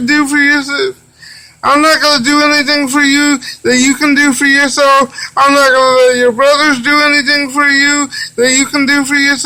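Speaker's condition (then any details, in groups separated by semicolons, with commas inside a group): Cerebral palsy; wheelchair user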